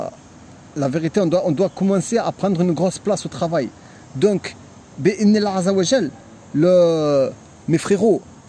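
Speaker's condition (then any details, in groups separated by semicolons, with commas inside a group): No condition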